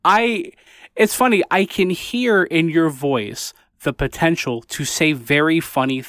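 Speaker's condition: No condition

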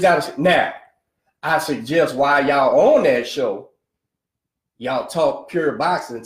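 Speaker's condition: No condition

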